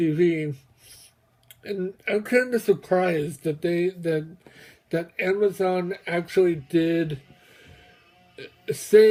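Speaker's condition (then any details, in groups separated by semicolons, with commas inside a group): Mobius syndrome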